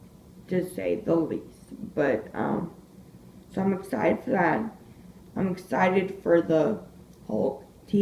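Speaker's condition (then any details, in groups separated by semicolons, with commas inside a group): Disability causing slurred speech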